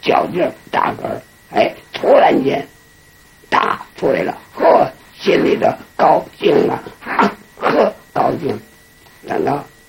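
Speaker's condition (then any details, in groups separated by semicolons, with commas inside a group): Laryngectomy; learned esophageal speech at training class, practised belching, initially failed when nervous; talks using esophageal voice, spoke quietly to 郝老师 beside him; air taken in then released like a belch, shaped by mouth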